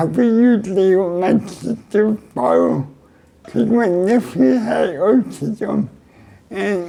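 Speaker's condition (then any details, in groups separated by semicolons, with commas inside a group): Cerebral palsy; neck surgery went badly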